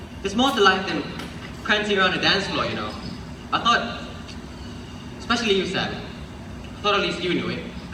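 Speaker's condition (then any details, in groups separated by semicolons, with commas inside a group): No condition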